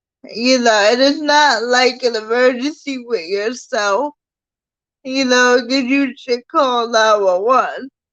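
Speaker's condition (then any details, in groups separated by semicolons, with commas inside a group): Cerebral palsy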